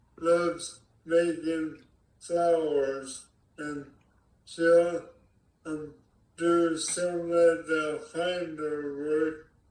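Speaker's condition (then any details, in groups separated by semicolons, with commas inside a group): ALS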